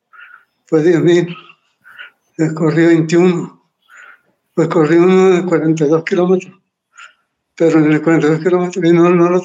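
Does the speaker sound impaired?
Yes: Parkinson's disease; onset around age 29, 23 years since onset.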